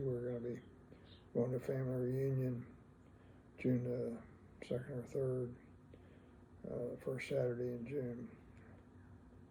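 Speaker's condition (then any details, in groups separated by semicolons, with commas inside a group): Parkinson's disease; quieter voice, not slurred, noticeably affected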